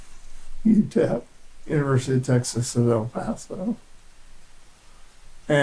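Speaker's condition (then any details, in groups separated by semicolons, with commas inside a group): Parkinson's disease; poor balance, long history of shaking, brain surgery discussed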